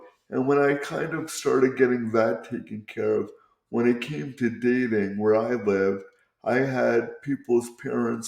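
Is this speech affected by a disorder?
Yes: cerebral palsy.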